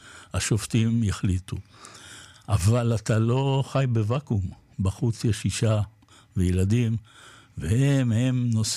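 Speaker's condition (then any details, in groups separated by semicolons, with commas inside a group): Parkinson's disease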